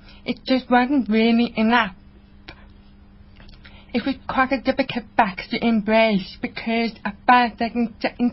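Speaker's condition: Profound hearing loss; congenital, no family history, diagnosed at 9 months, cochlear implant at Tigerberg unit in early 20s; age 50, uses cochlear implant, hears high speech frequencies, ongoing therapy with audiologist Jenny Perrold; learned to speak through extensive speech therapy with parent and speech therapist after diagnosis

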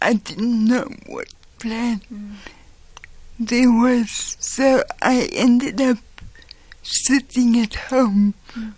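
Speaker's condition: Cerebral palsy; never talking

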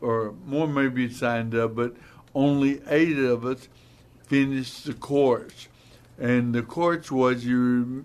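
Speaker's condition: Hemorrhagic stroke, hemorrhagic, basal ganglia; talks funny, voice stressed tonight, speaks slowly and deliberately to be understood, daughter Stacy helps

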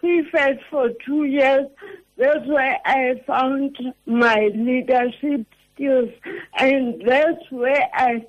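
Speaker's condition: Cerebral palsy; affects speech

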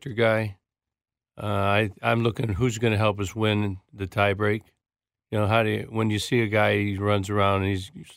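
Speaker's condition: Parkinson's disease; left hand clutching years before diagnosis, anxiety-triggered tremor, movement and coordination affected, diagnosed within two days via Peter Secchia; four years since diagnosis, movement specialist, speech therapy, Big and Loud therapy for movement, posture, voice; speech tough, learned voice correction in Big and Loud therapy

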